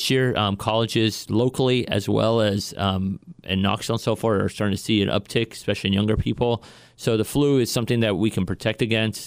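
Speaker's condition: No condition

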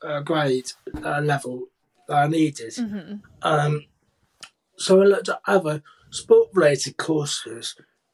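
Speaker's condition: Cerebral palsy, profound hearing loss; speaks clearly and well

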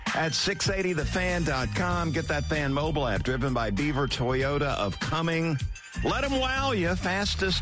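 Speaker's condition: No condition

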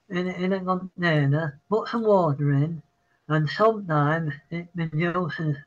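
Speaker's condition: Parkinson's; citing Parkinson's

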